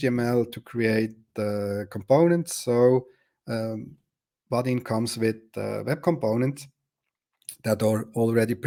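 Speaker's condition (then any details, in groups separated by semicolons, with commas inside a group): No condition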